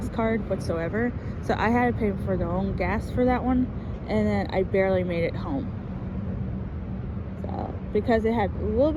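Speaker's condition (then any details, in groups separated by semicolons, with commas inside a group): No condition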